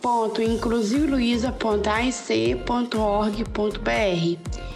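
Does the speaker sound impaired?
Yes: Down syndrome; trisomy 21, congenital, childhood therapies, private lessons, extra support at school and university; adult woman, about 28.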